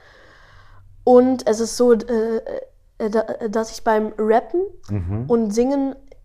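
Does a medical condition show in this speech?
Yes: stuttering; none when singing with melody, present when rapping without melody; age 12, stuttering a lot in this conversation; stutters often, less in podcast flow or on liked topics, often speaks fast, better slower; here repeated sounds.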